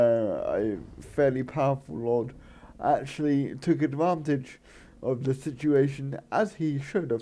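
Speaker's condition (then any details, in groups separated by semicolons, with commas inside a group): Cerebral palsy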